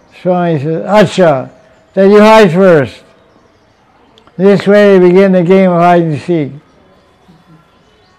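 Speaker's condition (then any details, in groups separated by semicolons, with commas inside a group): Deafness; fluent spoken lecture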